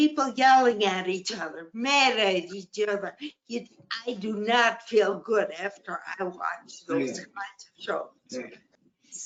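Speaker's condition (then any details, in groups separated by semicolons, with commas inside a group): Ataxia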